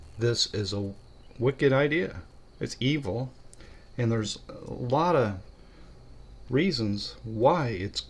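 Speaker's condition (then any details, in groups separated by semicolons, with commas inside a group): No condition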